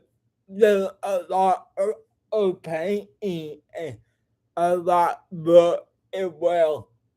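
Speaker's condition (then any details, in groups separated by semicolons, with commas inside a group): Cerebral palsy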